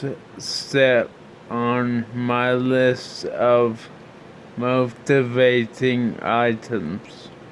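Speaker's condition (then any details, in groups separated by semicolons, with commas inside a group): Brain injury (brain shearing)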